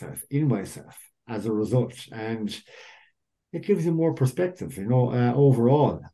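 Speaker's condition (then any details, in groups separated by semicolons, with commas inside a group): Cleft lip and palate; undergoing orthodontic treatment for aesthetics, jaw surgery coming up shortly, rhinoplasty likely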